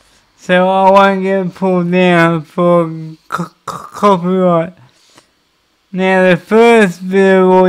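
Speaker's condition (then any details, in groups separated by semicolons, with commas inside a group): Cerebral palsy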